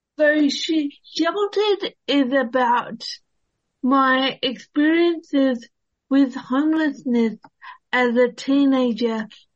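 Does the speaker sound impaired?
Yes: cerebral palsy; worsened at start of year 12, low energy, poor balance, unable to move for days, therapies during schooling.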